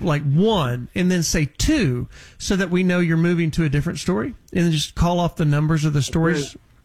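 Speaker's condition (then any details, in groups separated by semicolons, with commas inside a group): No condition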